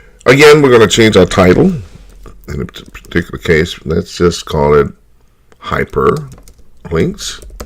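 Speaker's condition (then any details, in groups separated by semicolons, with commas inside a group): No condition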